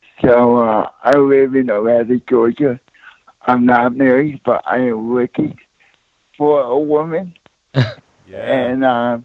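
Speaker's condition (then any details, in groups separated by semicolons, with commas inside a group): Cerebral palsy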